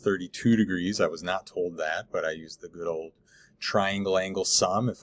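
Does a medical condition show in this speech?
No.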